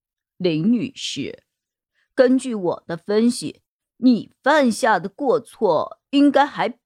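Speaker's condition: No condition

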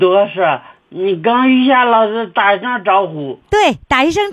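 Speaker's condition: Cerebellar atrophy; speech sounds somewhat different from ordinary people

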